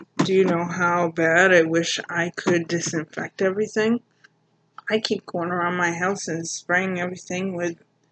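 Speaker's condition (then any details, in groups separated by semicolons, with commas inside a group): Cerebral palsy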